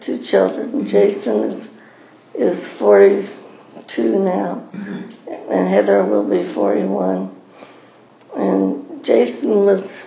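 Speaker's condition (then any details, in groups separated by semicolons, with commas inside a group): Parkinson's; diagnosed at age 44; lives at Williamsburg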